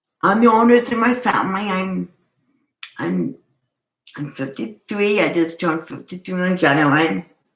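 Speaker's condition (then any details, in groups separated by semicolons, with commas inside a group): Cerebral palsy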